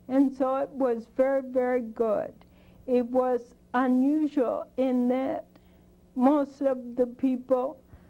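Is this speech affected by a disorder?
Yes: spinocerebellar degeneration.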